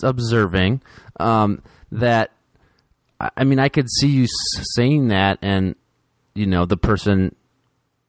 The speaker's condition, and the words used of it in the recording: Stuttering. Yeah, I was able to manage the blocks that were longer in duration and kind of break them up and stutter with a lot of frequency, but stutter productively.